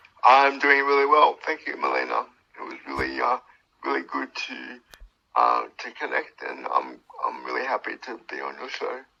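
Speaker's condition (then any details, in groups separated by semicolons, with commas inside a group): Cerebral palsy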